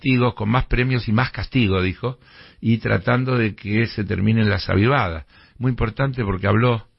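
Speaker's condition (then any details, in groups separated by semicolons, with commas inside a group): No condition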